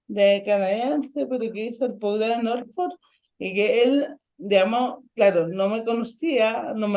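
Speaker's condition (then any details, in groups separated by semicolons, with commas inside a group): Ataxic cerebral palsy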